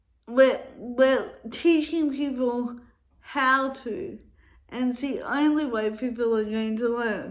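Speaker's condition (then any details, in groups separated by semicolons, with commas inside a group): Cerebral palsy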